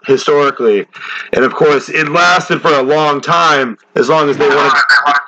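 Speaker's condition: No condition

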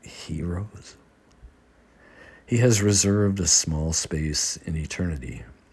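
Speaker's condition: No condition

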